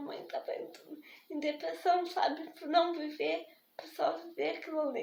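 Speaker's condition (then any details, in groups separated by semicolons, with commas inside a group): Spastic diplegic cerebral palsy; did not speak as young child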